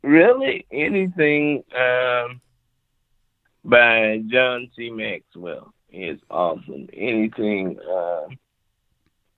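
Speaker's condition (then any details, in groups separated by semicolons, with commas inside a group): Cerebral palsy; confined to wheelchair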